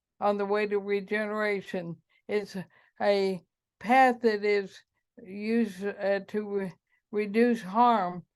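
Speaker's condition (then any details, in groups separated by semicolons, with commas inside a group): ALS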